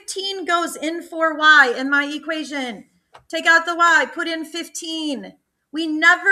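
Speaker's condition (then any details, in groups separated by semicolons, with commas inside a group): No condition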